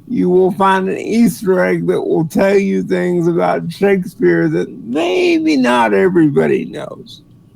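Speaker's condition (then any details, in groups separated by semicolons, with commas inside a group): Cerebral palsy; speech sounds drunk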